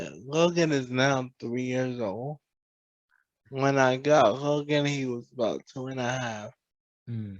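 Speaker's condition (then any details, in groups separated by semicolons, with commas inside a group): Cerebral palsy; present from birth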